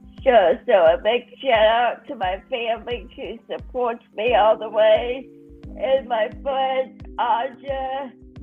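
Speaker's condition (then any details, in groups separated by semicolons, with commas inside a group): Cerebral palsy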